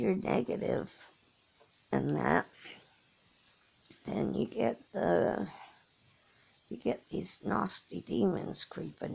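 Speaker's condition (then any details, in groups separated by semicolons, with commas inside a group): Cerebral palsy; from birth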